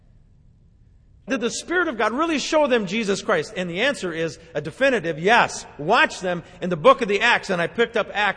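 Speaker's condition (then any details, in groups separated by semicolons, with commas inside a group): No condition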